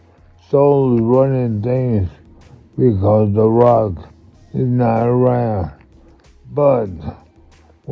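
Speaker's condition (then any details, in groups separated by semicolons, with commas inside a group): Multiple sclerosis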